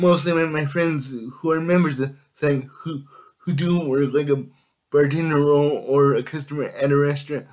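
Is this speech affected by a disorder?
Yes: cerebral palsy; able to speak.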